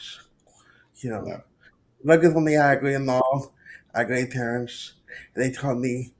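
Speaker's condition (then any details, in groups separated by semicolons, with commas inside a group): Cerebral palsy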